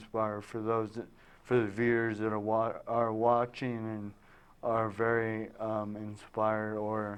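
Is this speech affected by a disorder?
Yes: traumatic brain injury; now talking.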